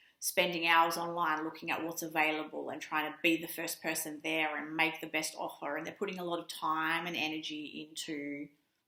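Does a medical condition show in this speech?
No.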